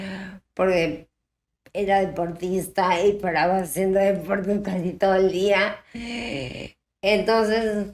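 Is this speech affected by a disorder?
Yes: ataxia type 1.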